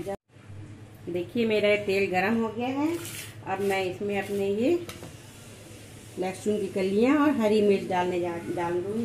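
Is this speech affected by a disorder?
No.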